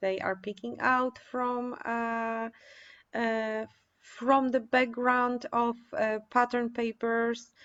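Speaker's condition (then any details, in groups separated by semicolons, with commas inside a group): No condition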